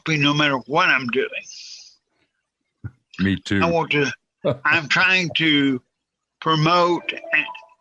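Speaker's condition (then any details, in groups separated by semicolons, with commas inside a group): Cerebral palsy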